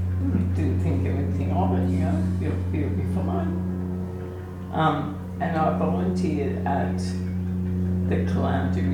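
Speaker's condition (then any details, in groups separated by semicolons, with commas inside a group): ALS/MND; onset foot drop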